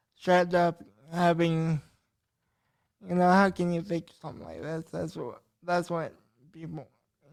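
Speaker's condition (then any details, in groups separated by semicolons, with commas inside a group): Cerebral palsy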